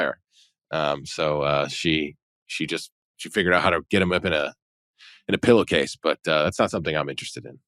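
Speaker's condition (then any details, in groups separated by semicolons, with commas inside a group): No condition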